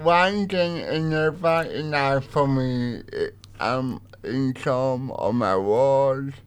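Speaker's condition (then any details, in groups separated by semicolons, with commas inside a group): Cerebral palsy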